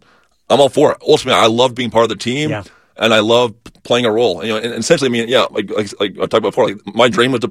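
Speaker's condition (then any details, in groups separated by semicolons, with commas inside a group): Stutter; stutter first noticed in high school, not noticed in childhood; magnified on mission while learning and speaking Spanish; repeated words, prolonged sounds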